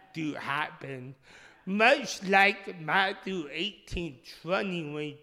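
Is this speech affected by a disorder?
Yes: speech impediment; initially misdiagnosed.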